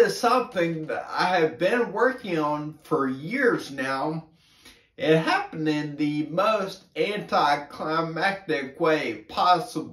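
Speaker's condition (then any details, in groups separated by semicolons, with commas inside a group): Brain injury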